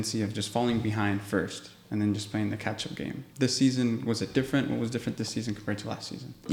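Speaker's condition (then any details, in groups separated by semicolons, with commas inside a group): No condition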